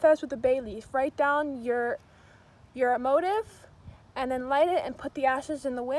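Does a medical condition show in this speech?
No.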